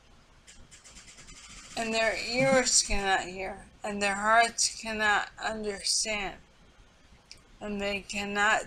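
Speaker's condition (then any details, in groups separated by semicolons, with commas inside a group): Multiple sclerosis; speech affected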